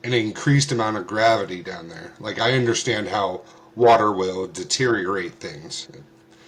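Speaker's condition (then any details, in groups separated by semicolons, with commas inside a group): No condition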